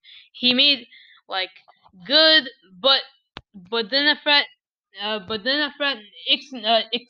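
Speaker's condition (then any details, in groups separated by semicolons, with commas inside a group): Stuttering; ongoing stutter, hopes to stop it with time; stuttering present during this recording, apologizes for it; frequent whole-word and part-word repetitions like chin chin Chicago, ex ex explicit, many fillers; repeated sounds, repeated words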